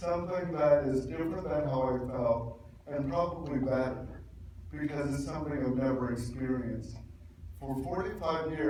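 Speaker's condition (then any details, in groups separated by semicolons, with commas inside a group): Cerebral palsy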